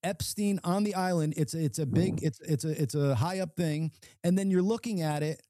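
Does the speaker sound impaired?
No.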